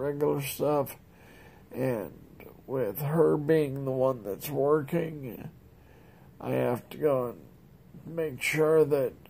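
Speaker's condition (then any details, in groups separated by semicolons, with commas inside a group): Multiple sclerosis, progressive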